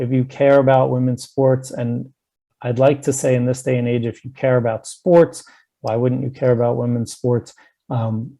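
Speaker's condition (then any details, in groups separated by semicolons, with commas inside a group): No condition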